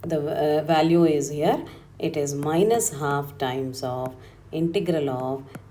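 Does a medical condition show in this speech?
No.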